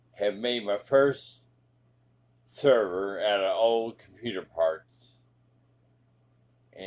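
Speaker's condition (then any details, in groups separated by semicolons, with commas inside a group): Traumatic brain injury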